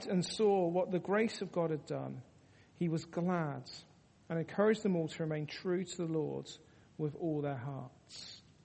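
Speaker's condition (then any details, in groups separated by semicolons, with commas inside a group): No condition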